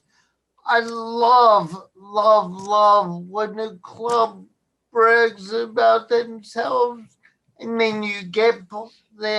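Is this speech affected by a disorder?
Yes: cerebral palsy.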